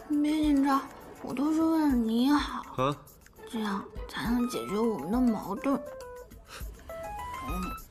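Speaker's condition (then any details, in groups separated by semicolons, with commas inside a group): No condition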